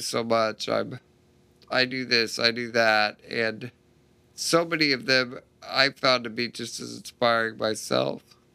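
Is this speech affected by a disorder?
Yes: Duchenne muscular dystrophy; spontaneous mutation, no family history, diagnosed at age 3, too weak to walk, wheelchair since age 12; still progressing, stem cell therapy study begun about 12 to 13 years ago.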